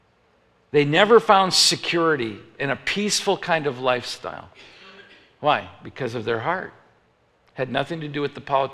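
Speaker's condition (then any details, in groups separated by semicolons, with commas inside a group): No condition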